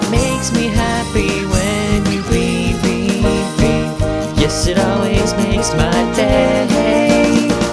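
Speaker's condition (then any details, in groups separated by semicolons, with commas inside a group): No condition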